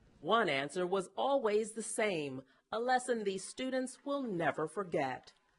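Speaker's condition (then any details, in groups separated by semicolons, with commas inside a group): No condition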